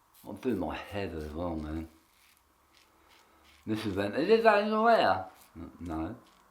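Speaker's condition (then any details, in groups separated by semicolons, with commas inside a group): Tongue cancer; half tongue removed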